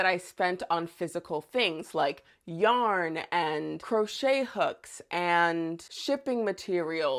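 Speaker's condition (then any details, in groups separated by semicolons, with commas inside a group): No condition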